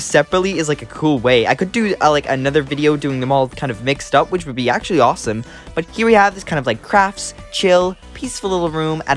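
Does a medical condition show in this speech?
No.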